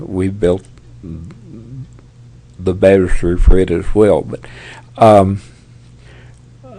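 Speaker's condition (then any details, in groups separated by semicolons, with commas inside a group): Parkinson's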